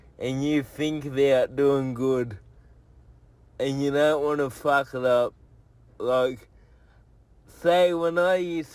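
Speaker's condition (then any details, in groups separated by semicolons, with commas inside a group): Cerebral palsy; from birth, tight muscles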